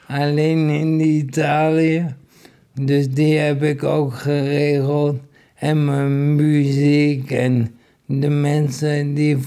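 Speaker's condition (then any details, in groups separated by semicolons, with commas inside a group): ALS; about five years since onset, earlier trials via TriCALS, then self-sought medication for a year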